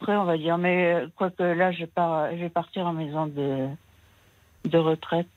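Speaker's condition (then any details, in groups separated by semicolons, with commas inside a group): Parkinson's disease; deep brain stimulation electrodes, rechargeable stimulator box above chest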